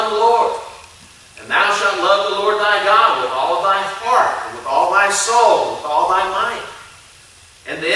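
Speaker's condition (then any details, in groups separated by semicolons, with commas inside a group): No condition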